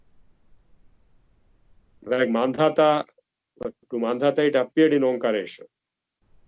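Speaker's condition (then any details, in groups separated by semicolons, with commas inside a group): No condition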